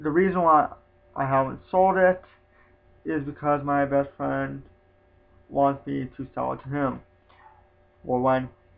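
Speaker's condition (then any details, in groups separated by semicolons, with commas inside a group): Spastic quadriplegic cerebral palsy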